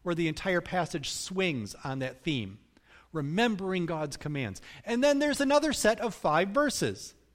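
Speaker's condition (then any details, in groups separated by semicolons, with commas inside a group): No condition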